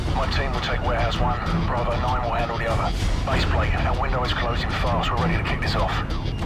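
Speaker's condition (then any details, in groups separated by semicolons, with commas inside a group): No condition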